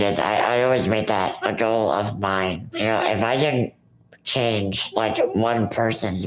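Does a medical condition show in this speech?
Yes: rare muscular dystrophy; Ullrich congenital muscular dystrophy, very rare form.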